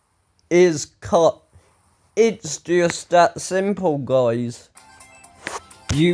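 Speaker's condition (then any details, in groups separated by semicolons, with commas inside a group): Ataxia; speech recently worse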